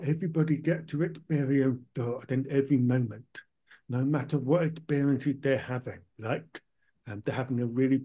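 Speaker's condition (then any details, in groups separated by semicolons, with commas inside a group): Profound deafness, born profoundly deaf, cochlear implant; cochlear implant about 20 years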